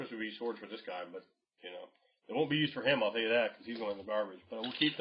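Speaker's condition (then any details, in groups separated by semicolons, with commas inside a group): No condition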